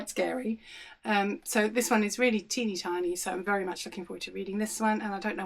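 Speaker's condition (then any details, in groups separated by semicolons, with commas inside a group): No condition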